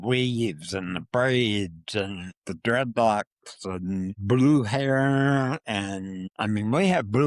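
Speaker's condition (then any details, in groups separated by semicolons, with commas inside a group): Parkinson's disease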